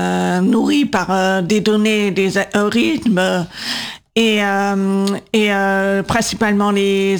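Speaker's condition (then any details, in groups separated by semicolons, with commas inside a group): Congenital deafness, congenital, cytomegalovirus-related; severe at birth, diagnosed around 18 months, fell at 8 to profound; 20 years speech therapy for speaking and voice control, AI speech recognition poorly understands speech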